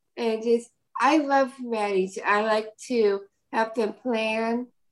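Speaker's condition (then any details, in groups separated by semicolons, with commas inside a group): Down syndrome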